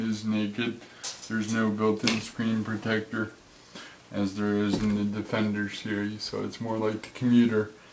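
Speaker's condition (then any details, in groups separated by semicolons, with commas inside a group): Cerebral palsy; affects gait and walking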